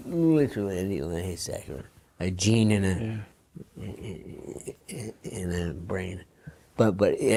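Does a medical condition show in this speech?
Yes: Parkinson's disease.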